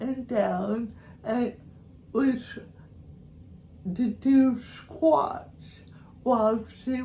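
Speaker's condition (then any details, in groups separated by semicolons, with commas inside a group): Cerebral palsy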